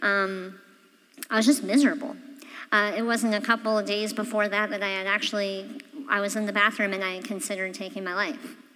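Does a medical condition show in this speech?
Yes: cleft palate; congenital.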